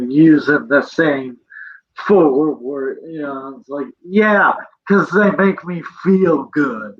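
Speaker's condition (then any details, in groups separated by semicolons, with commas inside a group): Cerebral palsy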